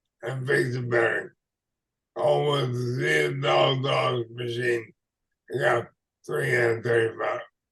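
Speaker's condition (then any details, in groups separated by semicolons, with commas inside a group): ALS/MND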